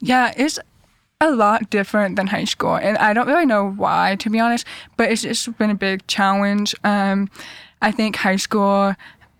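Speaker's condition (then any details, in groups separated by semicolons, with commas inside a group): Deafness; cochlear implants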